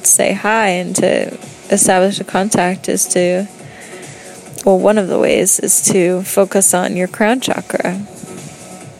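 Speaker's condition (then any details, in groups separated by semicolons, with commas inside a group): No condition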